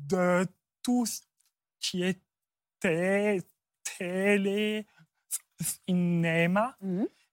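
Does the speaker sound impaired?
Yes: stuttering; onset at about age 4 after grandmother's throat cancer, fluent before, once misdiagnosed as Gilles de la Tourette; no attempts to control stuttering; part-word and word repetitions, frequent euh fillers; here repeated sounds, prolonged sounds, blocks.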